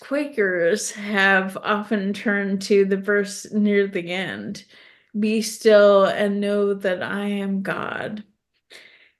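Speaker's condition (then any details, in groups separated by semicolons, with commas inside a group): ALS; tongue fasciculations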